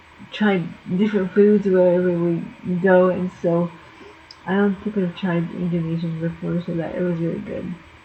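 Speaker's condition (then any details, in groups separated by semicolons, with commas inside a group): Cerebral palsy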